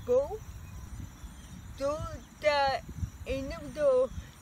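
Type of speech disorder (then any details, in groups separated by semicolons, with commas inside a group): Apraxia of speech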